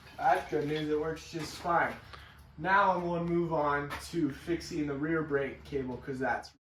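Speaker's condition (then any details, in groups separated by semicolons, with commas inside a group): No condition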